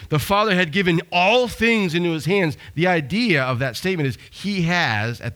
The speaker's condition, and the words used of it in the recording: None; typical speech.